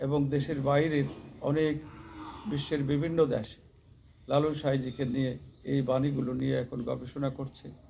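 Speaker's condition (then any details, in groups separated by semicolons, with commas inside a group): No condition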